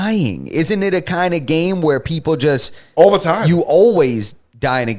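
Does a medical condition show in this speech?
No.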